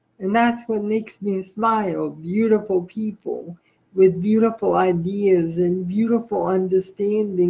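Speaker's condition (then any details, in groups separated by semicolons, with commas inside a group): Spastic cerebral palsy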